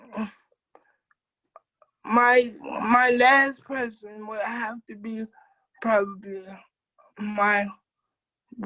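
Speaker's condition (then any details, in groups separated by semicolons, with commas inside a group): Cerebral palsy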